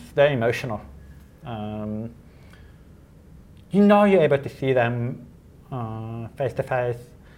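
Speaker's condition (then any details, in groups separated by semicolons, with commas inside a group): Deafness; unable to make phone calls unaided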